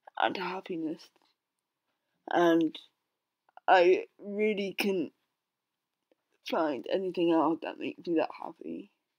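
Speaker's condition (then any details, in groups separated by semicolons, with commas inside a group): Cerebral palsy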